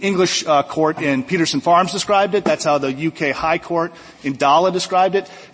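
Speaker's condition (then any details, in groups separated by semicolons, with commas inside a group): No condition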